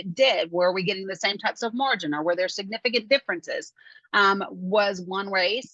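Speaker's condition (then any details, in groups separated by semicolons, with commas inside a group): No condition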